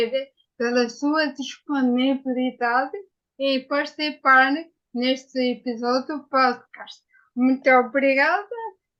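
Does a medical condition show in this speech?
Yes: ataxia after brain injury.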